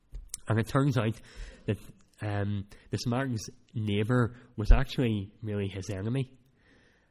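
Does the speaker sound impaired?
Yes: cleft palate; speech not that clear at times.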